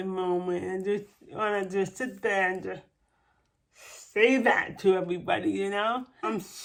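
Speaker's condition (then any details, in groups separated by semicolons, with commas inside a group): Cerebral palsy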